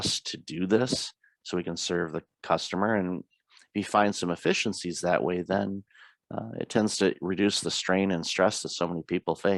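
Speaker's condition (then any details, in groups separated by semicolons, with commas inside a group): No condition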